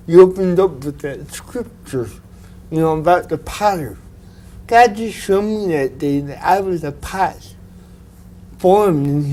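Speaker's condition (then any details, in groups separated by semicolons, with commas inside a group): Cerebral palsy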